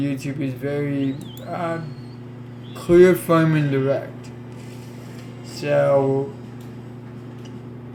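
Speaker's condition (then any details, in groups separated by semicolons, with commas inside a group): Cerebral palsy; affects legs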